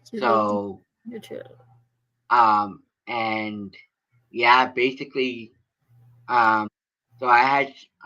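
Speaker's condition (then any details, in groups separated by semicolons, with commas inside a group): Cerebral palsy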